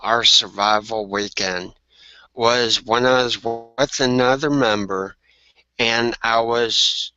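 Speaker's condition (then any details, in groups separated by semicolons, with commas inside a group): Traumatic brain injury; no maintenance medication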